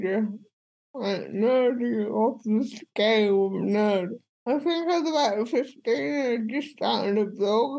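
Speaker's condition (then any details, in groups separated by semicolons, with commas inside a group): Cerebral palsy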